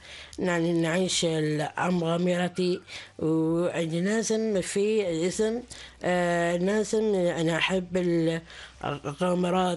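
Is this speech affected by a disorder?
Yes: Down syndrome; host describes people with Down syndrome present as speaking clearly and confidently.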